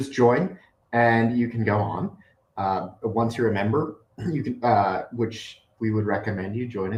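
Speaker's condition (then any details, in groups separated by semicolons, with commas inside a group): No condition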